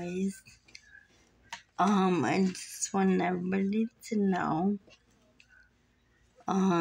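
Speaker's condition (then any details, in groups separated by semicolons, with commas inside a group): Muscular dystrophy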